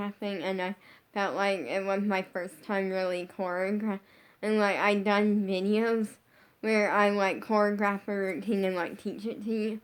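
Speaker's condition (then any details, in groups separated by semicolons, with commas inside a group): Brain injury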